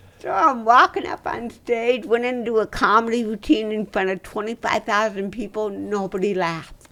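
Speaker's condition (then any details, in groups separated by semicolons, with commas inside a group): Cerebral palsy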